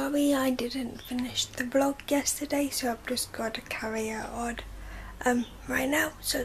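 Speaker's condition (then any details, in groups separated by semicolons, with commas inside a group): Cerebral palsy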